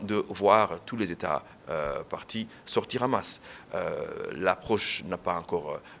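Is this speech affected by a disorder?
No.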